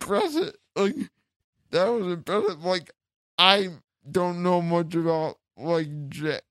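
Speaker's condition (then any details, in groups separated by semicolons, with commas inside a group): Cerebral palsy; since childhood, wheelchair user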